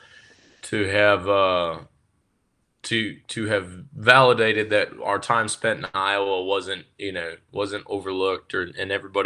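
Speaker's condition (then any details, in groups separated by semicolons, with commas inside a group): No condition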